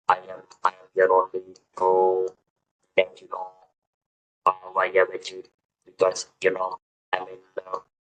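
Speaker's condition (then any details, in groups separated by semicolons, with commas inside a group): Throat cancer, electrolarynx user; several years after diagnosis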